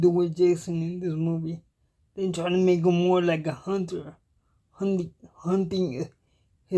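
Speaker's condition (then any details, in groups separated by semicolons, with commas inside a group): Cerebral palsy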